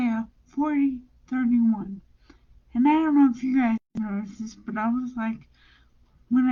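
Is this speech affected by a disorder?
Yes: brain injury.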